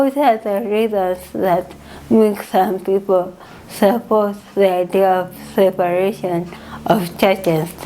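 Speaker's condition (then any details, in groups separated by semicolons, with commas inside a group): Cerebral palsy; from birth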